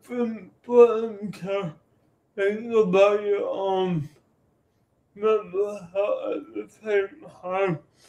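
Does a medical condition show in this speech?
Yes: cerebral palsy.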